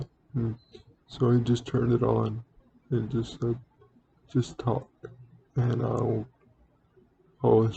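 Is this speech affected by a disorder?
Yes: cerebral palsy; speaks relatively well.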